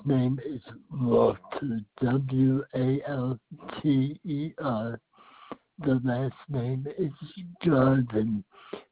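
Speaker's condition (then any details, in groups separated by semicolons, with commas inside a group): Speech impediment; has to talk slow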